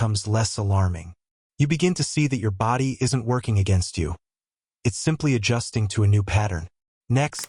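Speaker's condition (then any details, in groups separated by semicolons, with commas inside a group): No condition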